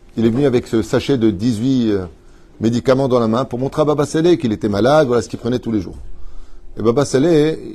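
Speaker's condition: No condition

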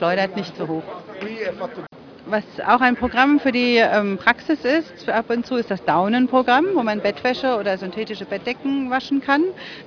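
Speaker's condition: No condition

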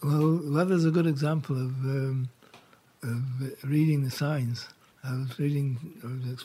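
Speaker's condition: Parkinson's; diagnosed about 4 years ago

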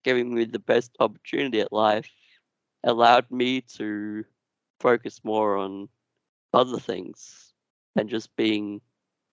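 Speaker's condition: Duchenne muscular dystrophy; genetic

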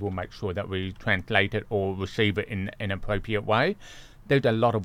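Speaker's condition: Deafness; congenital deafness, born deaf

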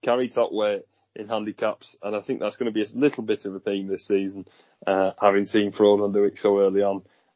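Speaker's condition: No condition

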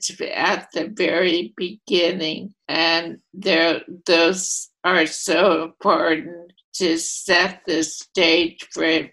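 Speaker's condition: ALS; ALS affecting voluntary motor neurons, first primary lateral sclerosis diagnosis, second opinion Columbia med center; voice affected

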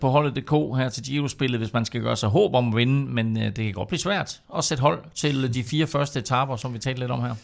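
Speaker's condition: No condition

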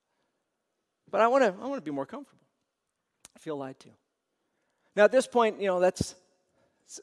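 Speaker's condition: No condition

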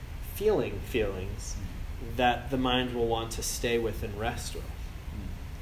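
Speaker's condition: No condition

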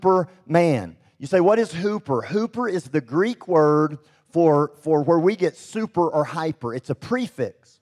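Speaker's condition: Cleft lip and palate; congenital

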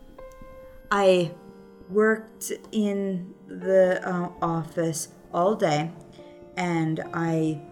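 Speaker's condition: Aphasia; aphasia after stroke at young age, brain swelling needing surgery at MGH, later seizures; progressed through therapy, still word-finding trouble, hard to keep up in conversation; loses words, short fragmented phrases, can sound unclear to unfamiliar listeners

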